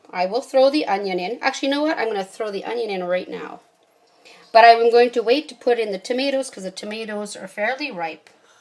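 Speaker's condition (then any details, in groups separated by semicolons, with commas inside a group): No condition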